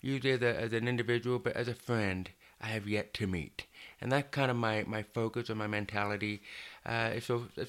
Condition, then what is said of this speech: Deafness. But the fact that I can even speak and have a normal dialogue and a conversation, I had to take 12 years of intense speech therapy.